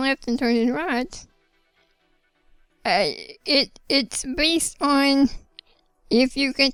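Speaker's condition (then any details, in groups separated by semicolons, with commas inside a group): Spinal muscular atrophy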